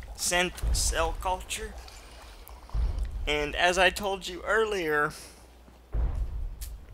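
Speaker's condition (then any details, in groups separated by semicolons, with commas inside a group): Cerebral palsy, mild; speech sometimes affected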